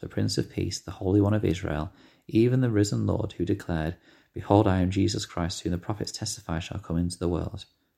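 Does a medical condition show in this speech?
No.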